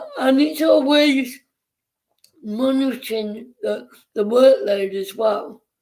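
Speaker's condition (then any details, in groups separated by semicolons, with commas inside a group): Cerebral palsy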